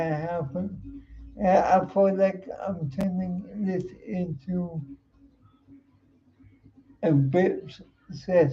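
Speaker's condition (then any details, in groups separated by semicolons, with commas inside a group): Cerebral palsy; uses wheelchair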